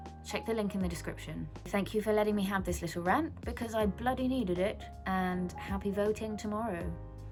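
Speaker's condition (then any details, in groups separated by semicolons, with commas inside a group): No condition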